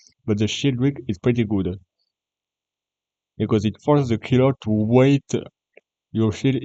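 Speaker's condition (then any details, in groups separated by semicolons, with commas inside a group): No condition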